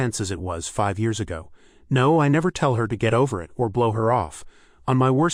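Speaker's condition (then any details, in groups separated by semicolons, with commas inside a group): No condition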